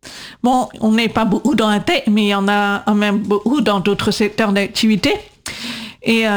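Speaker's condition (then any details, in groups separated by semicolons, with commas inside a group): Deaf from birth, congenital; atypical voice, speech recognition struggles to understand, 20 years speech therapy, lpc coder in class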